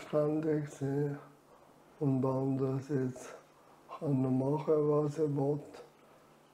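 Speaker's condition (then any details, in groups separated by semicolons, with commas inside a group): Amyotrophic lateral sclerosis; about nine years since diagnosis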